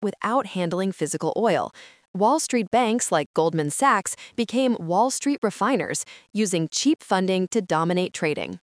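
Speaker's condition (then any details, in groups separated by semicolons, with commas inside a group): No condition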